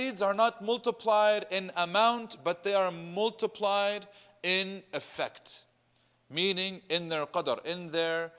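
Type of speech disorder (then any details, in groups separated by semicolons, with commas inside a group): None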